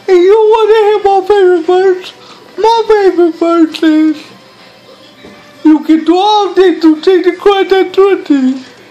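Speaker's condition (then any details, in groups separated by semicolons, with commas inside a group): Cerebral palsy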